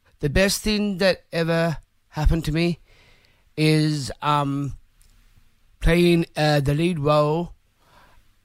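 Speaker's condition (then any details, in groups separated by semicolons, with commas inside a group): Down syndrome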